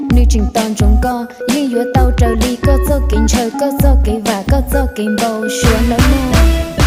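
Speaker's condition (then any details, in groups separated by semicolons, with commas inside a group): No condition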